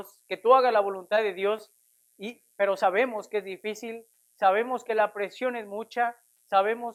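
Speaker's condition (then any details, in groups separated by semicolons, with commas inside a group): No condition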